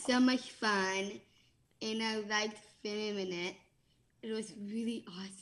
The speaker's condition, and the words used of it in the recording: Down syndrome. So she worked on being super clear with her words.